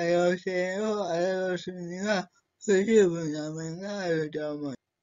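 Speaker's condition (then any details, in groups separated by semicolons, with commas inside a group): Cerebral palsy; severe, uses a wheelchair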